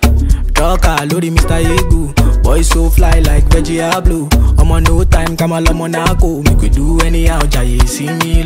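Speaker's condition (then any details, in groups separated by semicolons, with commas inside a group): No condition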